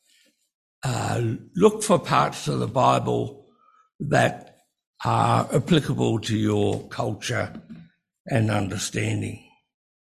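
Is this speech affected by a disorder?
Yes: breathing-related speech difficulty; a lot of trouble speaking from insufficient breathing.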